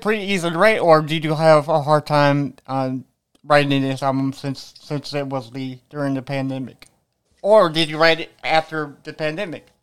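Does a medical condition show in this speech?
Yes: cerebral palsy.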